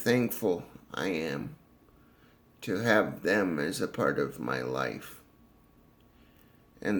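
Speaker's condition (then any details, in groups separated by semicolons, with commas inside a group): Cerebral palsy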